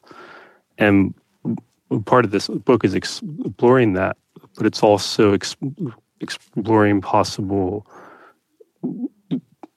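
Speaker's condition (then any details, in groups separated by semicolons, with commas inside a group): Stuttering; neurological stuttering since childhood; adult; repetitions, long painful blocks on first part of words, trouble breathing during blocks; repeated sounds, prolonged sounds, blocks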